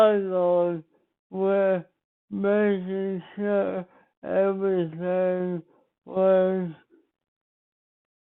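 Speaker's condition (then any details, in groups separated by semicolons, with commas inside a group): Speech impairment after birth surgery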